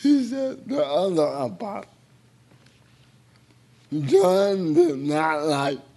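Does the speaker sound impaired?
Yes: cerebral palsy; speech a little unclear, a little difficult.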